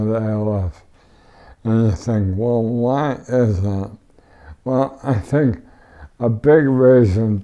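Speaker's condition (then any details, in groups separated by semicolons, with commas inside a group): ALS; first symptom about a year before diagnosis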